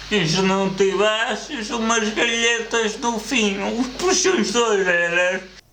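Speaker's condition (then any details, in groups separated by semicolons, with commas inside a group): Cerebral palsy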